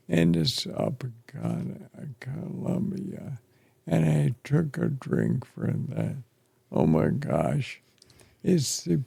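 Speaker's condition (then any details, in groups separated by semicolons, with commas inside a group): ALS; affects chest and throat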